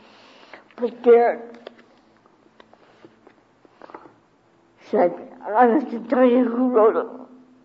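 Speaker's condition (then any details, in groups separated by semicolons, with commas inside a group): Cerebral palsy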